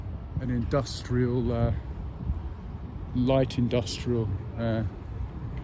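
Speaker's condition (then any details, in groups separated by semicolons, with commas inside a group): No condition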